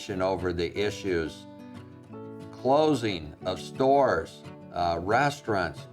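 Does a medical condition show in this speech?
No.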